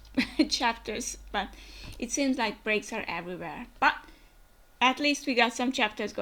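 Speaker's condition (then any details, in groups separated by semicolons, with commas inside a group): No condition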